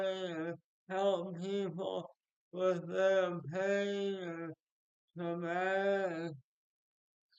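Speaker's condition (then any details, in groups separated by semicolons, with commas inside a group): Speech impairment after birth surgery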